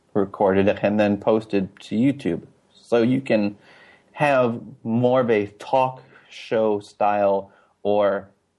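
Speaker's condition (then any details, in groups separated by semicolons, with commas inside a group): Stuttering; formerly on receiving end of stuttering support groups, NSA local chapters; talks more freely about and advertises stuttering, less ashamed since joining Stutter Social hangouts; repeated sounds, prolonged sounds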